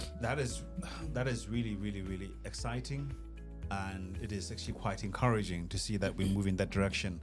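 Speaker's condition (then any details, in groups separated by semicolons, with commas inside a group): No condition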